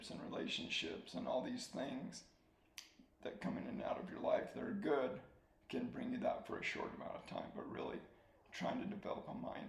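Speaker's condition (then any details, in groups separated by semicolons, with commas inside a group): ALS; soft spoken, swallowing getting harder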